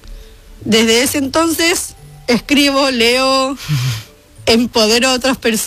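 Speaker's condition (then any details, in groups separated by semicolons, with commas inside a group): Down syndrome; genetic condition, from birth, 30 years old, mother prioritized leisure over therapy; described by host as speaking very well and clearly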